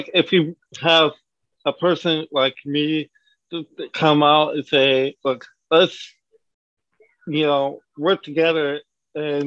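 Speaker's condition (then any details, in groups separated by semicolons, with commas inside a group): Cerebral palsy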